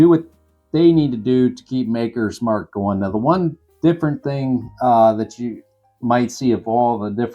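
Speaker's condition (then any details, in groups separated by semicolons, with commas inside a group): No condition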